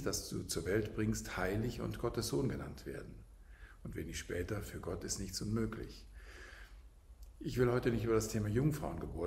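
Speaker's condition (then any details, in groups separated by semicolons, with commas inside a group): No condition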